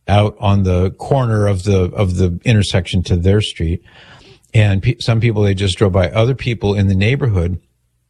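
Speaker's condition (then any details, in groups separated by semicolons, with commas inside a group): No condition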